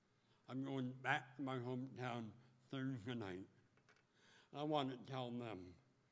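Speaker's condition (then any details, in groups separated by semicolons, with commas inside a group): Speech impediment; taught tongue movement at 12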